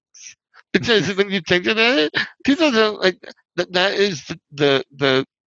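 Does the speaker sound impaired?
Yes: spinal muscular atrophy; wheelchair user.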